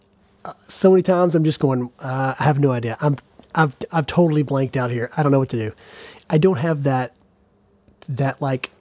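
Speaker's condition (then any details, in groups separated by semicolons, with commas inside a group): Stuttering; man aged 40; stutter can make speech awkward; repeated words, prolonged sounds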